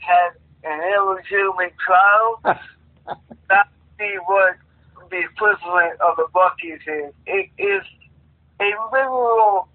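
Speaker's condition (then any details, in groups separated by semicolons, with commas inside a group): Cerebral palsy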